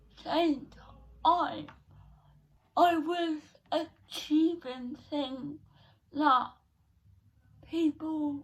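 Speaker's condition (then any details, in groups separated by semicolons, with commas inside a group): Cerebral palsy; not quadriplegic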